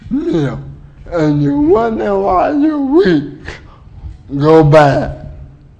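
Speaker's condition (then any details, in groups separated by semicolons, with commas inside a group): Cerebral palsy; uses wheelchair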